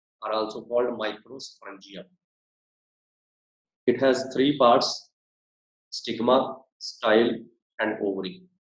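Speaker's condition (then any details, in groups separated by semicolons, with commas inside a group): No condition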